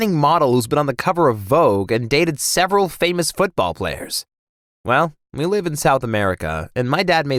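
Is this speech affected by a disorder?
No.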